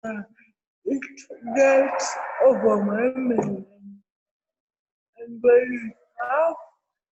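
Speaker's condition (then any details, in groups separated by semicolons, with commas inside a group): Cerebral palsy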